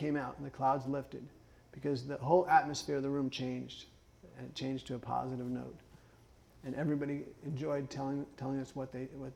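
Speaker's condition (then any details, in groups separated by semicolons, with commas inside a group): Parkinson's; drinks warm water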